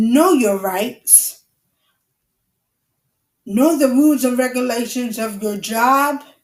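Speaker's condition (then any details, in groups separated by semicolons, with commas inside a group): Cerebral palsy; wheelchair user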